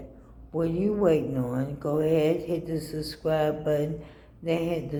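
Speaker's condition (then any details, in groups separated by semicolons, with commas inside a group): ALS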